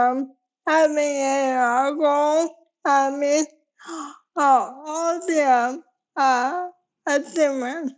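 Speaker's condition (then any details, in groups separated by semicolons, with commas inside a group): ALS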